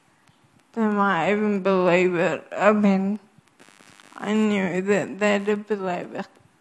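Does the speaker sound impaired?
Yes: Friedreich's ataxia; degenerative, gets worse over time, spinal surgery at 13 for curved spine; cannot speak if quiet.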